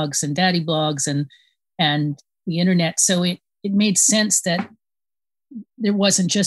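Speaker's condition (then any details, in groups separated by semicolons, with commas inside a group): No condition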